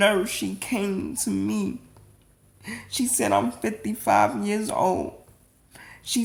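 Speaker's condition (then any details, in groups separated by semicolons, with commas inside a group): Cerebral palsy; atypical speech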